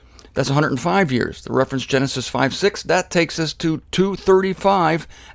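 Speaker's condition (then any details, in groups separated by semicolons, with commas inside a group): No condition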